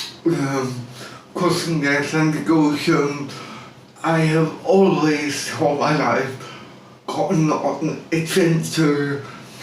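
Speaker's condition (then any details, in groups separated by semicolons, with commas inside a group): Cerebral palsy; speech impaired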